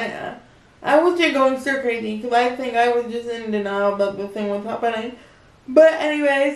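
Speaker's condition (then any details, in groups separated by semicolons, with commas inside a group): Cerebral palsy; speech unclear with severe spasticity when pump failed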